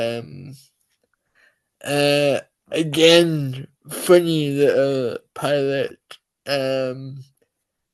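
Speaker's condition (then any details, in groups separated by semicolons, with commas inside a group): Cerebral palsy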